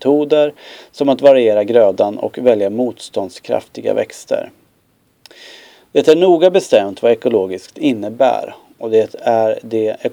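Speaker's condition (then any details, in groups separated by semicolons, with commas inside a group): No condition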